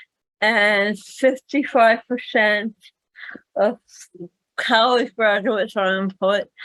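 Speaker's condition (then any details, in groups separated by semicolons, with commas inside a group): Cerebral palsy; mainly small motor coordination; speaks better than types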